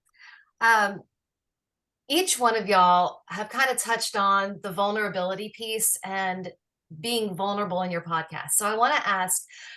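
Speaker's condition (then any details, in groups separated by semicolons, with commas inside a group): No condition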